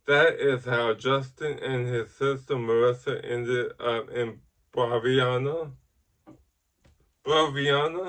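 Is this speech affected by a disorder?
Yes: ataxic cerebral palsy.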